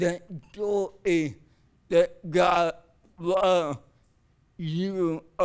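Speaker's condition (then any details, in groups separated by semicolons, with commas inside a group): Cerebral palsy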